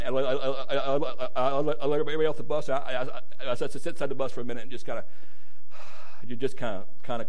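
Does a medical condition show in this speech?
Yes: stuttering; struggled with it for a while, adults at gadsdale said stutter barred preaching; more stuttering tonight, tired, feels an hour later after watch not set back; worse when tired, later in the day; here repeated sounds, repeated words, blocks.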